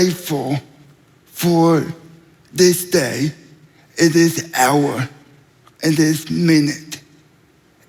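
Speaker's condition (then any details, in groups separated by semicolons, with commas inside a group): Cerebral palsy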